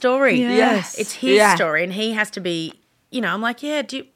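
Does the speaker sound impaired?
No.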